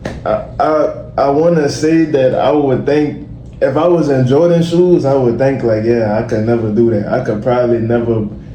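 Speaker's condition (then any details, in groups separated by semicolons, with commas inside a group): No condition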